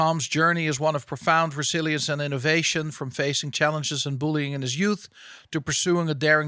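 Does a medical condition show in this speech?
No.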